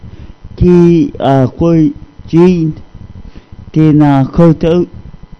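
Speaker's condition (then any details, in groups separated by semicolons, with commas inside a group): Cerebral palsy; discovered at age 2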